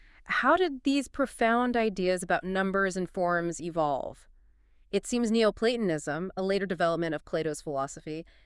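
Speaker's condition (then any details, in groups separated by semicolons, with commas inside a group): No condition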